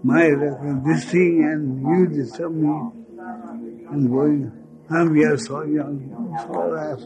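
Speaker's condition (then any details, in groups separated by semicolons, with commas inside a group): Speech loss after head injury; heavy speech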